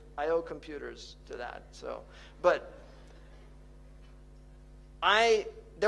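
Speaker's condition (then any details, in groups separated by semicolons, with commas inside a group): No condition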